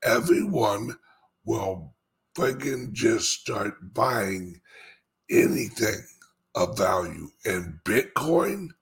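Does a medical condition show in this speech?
Yes: speech impediment; slight speech impediment.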